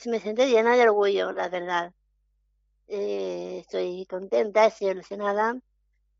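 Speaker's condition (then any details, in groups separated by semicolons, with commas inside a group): Down syndrome; interviewed by telephone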